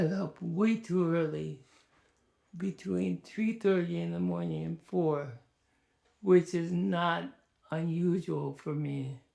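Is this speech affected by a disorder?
Yes: ALS.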